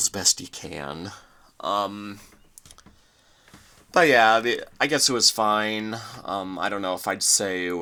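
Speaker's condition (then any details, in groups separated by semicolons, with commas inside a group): No condition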